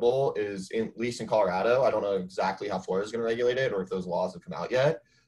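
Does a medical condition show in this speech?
No.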